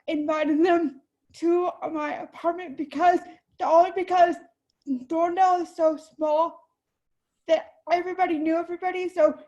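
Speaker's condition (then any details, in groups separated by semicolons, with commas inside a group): Cerebral palsy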